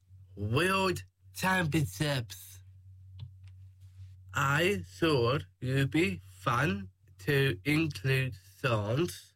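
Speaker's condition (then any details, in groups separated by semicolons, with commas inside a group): Down syndrome; 21 years old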